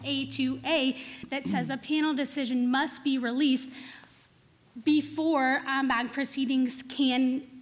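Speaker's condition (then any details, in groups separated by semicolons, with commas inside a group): No condition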